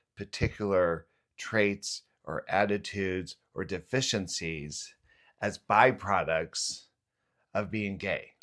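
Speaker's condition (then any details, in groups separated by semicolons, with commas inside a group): No condition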